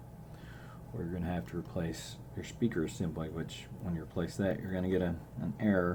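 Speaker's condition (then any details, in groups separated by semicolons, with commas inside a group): No condition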